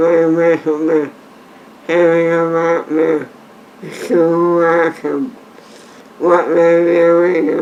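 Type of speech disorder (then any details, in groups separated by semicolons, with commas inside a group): Slurred speech; motor neurone disease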